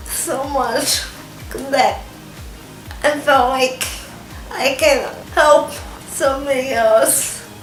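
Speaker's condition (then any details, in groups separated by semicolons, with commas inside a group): Cerebral palsy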